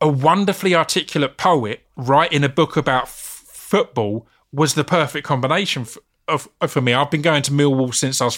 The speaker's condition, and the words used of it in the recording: Stuttering. Yeah. And then I speak and I've got a stammer and it ruins everything.